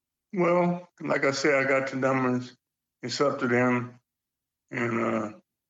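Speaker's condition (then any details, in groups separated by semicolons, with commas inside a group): Parkinson's; Parkinson's disease for quite a while, age 70; slight stutter attributed to Parkinson's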